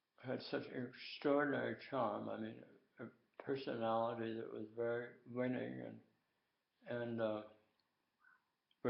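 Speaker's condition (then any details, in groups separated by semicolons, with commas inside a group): Tongue cancer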